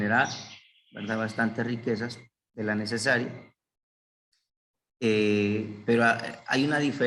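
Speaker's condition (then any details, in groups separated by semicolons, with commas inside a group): No condition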